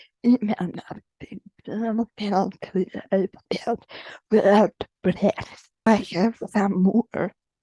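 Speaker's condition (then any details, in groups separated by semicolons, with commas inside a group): Generalized dystonia; generalized, leg weakness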